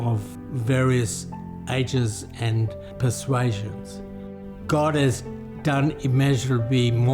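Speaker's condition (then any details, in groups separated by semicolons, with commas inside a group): Motor neuron disease; about six years since diagnosis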